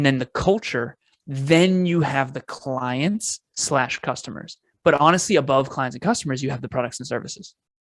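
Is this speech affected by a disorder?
No.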